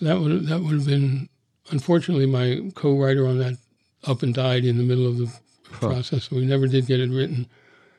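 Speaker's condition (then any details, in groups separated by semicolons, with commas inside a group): Parkinson's disease; Parkinson's disease diagnosed at age 62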